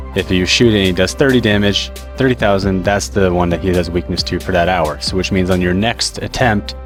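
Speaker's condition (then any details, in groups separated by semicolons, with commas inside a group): No condition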